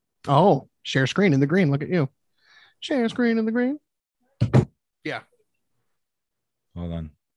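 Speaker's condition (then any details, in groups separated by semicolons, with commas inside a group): No condition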